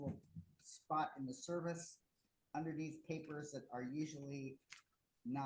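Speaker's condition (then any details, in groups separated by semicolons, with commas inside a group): No condition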